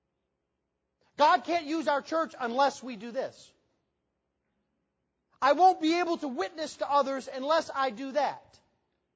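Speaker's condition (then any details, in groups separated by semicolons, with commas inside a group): No condition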